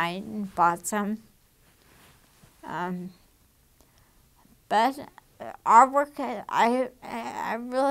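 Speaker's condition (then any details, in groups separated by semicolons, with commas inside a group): Damaged diaphragm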